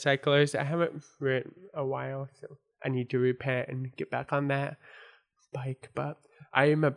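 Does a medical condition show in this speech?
Yes: born deaf; congenital deafness from birth; had to learn to speak and hear, hard, first full sentence at age five, English difficult.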